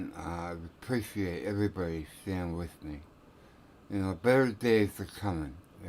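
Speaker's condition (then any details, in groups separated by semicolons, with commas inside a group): Tongue cancer; radiation-treated tongue cancer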